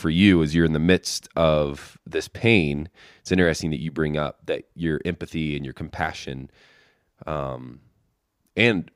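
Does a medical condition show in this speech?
No.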